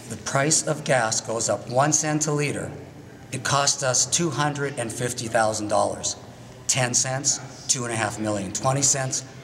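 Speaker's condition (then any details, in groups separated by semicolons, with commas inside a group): No condition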